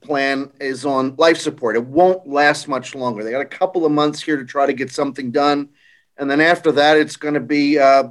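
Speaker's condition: No condition

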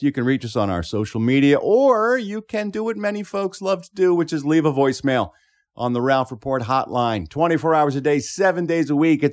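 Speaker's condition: No condition

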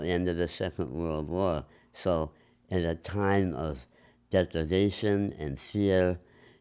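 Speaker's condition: Enlarged tongue from vascular growth

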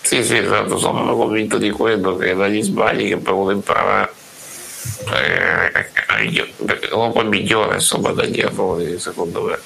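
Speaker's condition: Duchenne muscular dystrophy; uses breathing ventilator, also during daytime

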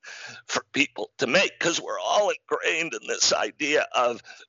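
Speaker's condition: Spasmodic dysphonia; partial loss of voice

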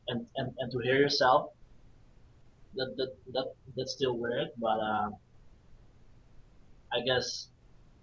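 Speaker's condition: Stuttering; onset about age seven, worsened yearly until high school, control work since 19-20, brothers also stutter; stutters little now; stutters only when speaking too fast; repeated words

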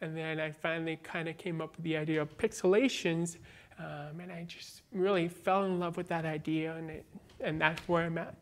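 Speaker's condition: Born deaf, cochlear implant, congenital

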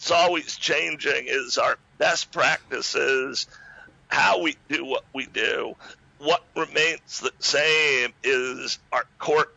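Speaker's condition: Spasmodic dysphonia; about 10 years since onset

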